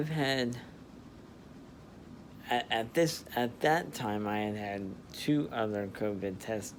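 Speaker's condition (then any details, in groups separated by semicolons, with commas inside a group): Spastic diplegia cerebral palsy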